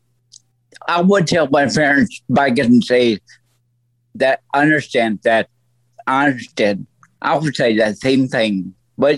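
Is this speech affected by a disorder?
Yes: stroke; voice affected.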